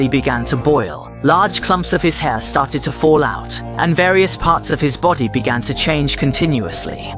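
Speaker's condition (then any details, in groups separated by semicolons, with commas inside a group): No condition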